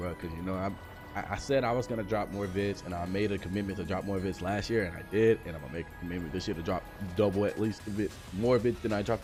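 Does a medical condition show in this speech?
No.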